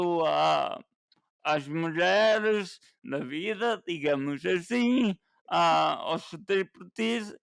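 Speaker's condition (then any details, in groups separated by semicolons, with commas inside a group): Cerebral palsy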